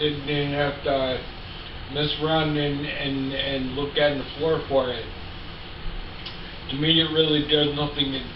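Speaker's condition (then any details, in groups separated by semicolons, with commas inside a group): Ataxia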